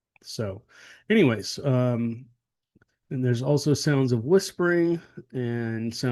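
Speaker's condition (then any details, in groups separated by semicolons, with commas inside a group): No condition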